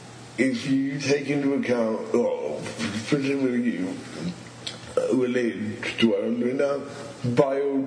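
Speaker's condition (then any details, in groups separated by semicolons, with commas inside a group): Stuttering; has had long disfluent moments on own name; prolonged sounds, blocks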